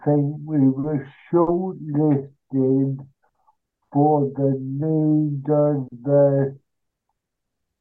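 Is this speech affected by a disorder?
Yes: cerebral palsy.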